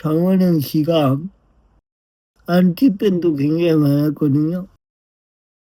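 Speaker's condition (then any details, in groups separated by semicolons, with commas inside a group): Brain lesion disability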